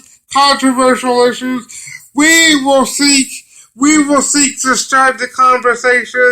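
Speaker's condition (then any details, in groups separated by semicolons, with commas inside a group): Cerebral palsy; brain damage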